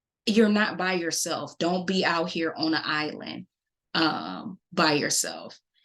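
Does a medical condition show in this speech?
No.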